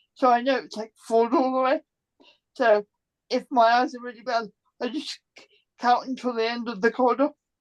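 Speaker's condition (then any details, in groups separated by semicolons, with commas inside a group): Cerebral palsy; complex form, present from birth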